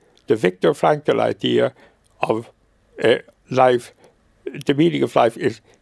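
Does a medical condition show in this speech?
Yes: motor neuron disease; diagnosed at St. Vincent's about a year after retiring, early falls running, thumb pain, wheelchair; may get out of breath while talking, voice still sounds characteristically like himself.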